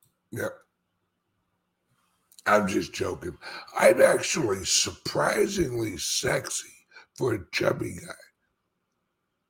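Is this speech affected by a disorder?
Yes: speech impediment; slight speech impediment.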